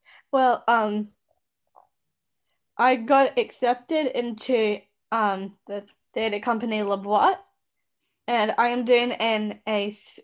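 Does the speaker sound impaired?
Yes: Down syndrome; parents told would never speak, now speaks publicly, spoke at UN.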